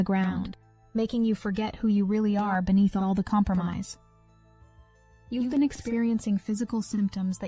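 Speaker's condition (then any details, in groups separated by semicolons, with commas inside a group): No condition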